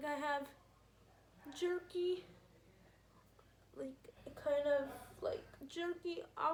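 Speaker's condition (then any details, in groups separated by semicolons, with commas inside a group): Spastic quadriplegic cerebral palsy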